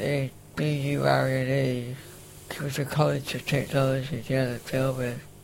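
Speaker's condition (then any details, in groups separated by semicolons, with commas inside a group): Facioscapulohumeral muscular dystrophy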